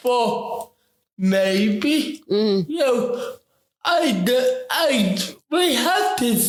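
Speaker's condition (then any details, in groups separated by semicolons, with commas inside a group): Ataxic cerebral palsy; affects talking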